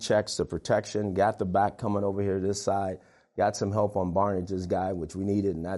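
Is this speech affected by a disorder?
No.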